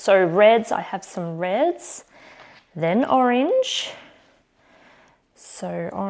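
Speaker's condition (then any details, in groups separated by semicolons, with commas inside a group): No condition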